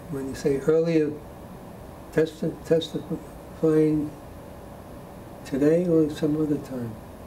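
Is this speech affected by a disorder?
Yes: dementia, moderate; intermediate stage.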